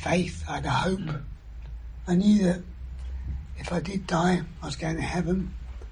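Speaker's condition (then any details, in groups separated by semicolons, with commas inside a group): Throat cancer surgery, vocal injections; whispered after surgery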